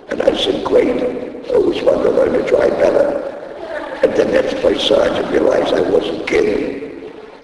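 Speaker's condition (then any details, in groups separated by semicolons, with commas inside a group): Laryngectomy; speaks using device in throat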